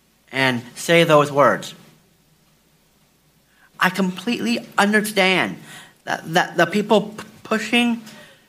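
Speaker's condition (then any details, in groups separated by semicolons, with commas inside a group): Down syndrome; extra chromosome, from birth; adult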